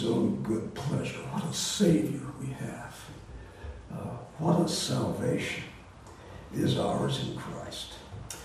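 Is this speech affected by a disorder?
Yes: voice disorder; not contagious.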